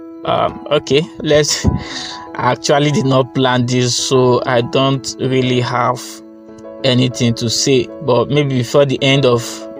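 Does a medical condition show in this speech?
No.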